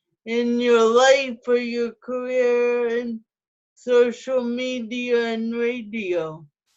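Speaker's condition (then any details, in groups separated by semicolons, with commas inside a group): Cerebral palsy, spastic ataxic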